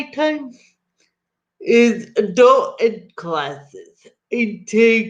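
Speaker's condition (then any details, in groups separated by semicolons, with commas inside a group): Cerebral palsy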